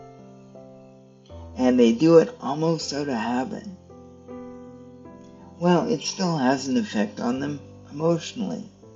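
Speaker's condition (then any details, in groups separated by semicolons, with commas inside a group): Cerebral palsy; stiff muscles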